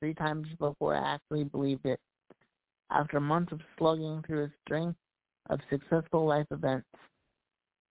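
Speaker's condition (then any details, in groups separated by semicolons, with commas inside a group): Cerebral palsy; past challenges speaking up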